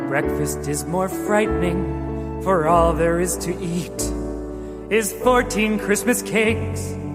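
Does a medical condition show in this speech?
No.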